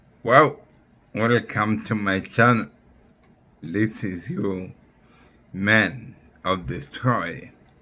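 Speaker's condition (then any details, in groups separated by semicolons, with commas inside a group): Neurological disease after torture; speech therapy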